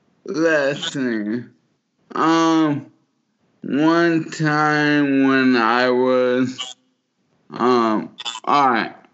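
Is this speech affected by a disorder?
Yes: motor neuron disease; form of ALS (Lou Gehrig's disease), brain not talking to muscles, first sign about 4 years ago.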